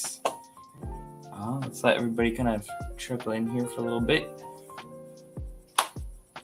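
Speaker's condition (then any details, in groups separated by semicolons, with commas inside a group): No condition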